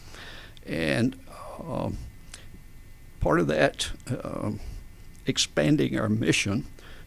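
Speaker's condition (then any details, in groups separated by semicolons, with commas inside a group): Spasmodic dysphonia; adductor spasms, vocal folds slam together, voice problems when speaking to groups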